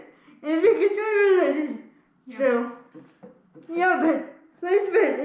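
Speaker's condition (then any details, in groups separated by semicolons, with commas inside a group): Spastic cerebral palsy; can speak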